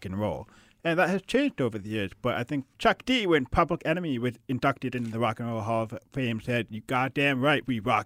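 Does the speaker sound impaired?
Yes: hard of hearing; deaf.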